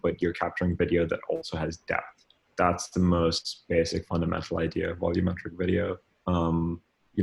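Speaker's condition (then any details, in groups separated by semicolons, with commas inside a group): No condition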